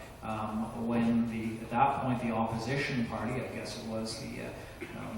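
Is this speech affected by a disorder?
No.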